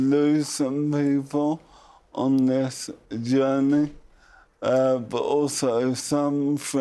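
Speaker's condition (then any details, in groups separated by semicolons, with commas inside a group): Motor neurone disease; sounds different now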